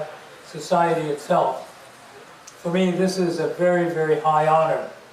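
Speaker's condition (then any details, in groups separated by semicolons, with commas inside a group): No condition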